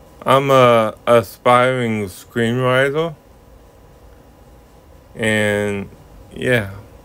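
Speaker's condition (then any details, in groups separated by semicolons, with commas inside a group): Ataxic cerebral palsy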